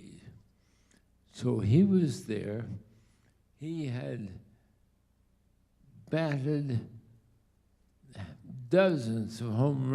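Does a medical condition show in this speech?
Yes: ALS.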